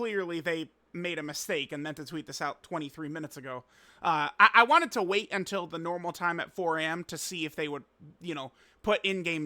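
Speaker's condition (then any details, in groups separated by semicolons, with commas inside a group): No condition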